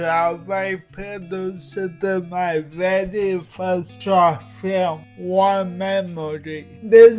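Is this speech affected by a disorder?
Yes: cerebral palsy.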